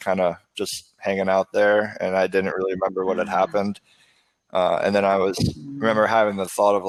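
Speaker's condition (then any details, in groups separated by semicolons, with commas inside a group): No condition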